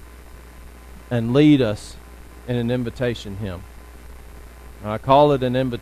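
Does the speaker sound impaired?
No.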